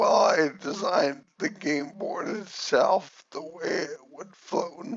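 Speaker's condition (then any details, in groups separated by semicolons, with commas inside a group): Cerebellar ataxia from brain tumour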